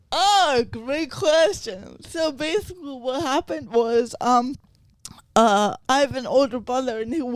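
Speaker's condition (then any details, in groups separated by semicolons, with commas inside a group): Cerebral palsy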